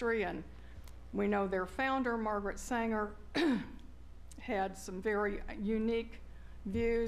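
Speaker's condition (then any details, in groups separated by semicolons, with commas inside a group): No condition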